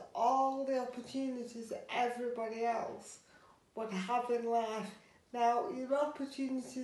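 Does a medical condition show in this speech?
Yes: cerebral palsy.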